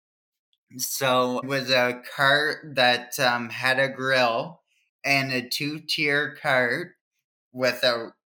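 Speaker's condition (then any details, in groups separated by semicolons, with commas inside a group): Cerebral palsy; from birth, brain injury from oxygen loss at fast birth, trouble remembering multiple tasks, hand movement and writing difficulty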